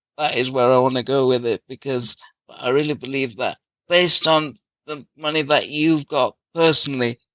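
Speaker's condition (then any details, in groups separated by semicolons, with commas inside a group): Cerebral palsy; from birth, very premature birth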